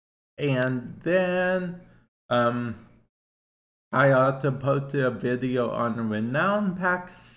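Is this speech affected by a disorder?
Yes: cerebral palsy; affects hand-eye coordination and balance.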